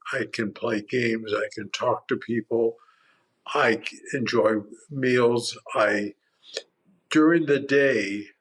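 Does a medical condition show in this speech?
Yes: primary lateral sclerosis; tongue.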